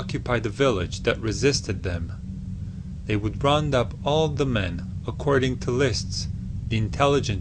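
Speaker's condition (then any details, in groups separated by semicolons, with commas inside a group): No condition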